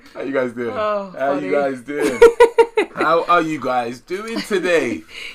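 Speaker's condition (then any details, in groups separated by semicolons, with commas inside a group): No condition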